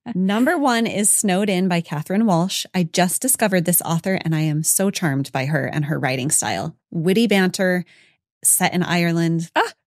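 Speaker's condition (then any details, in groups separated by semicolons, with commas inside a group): No condition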